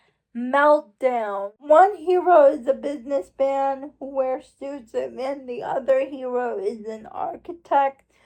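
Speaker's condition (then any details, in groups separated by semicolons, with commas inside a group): Cerebral palsy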